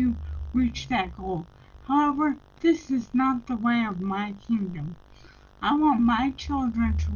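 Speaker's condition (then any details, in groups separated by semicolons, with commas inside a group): Brain injury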